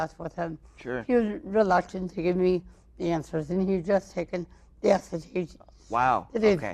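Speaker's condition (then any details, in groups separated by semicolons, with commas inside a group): Cerebral palsy, mild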